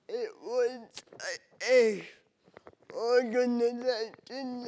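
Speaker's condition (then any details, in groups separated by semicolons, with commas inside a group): Cerebral palsy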